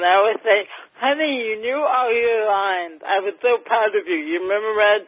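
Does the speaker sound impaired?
Yes: cerebral palsy, mild; lack of oxygen at birth, not breathing 45 minutes, emergency c-section, diagnosed around age 2, affects gait; mildly affects speech.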